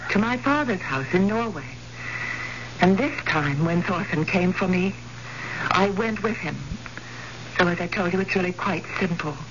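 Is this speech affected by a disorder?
No.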